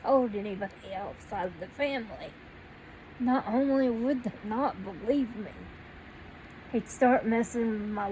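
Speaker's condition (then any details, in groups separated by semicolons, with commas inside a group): Cerebral palsy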